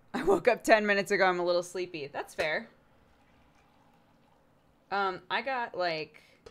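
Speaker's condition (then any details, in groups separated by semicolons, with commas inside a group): No condition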